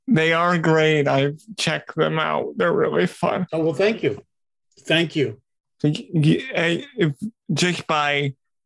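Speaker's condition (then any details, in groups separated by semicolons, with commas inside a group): Cerebral palsy; voice sometimes sounds childlike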